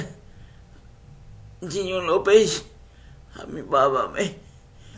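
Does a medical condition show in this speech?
Yes: cerebral palsy; speech affected by condition.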